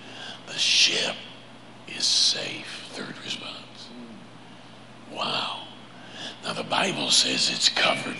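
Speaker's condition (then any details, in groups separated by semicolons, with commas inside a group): Laryngeal cancer; no spread on MRI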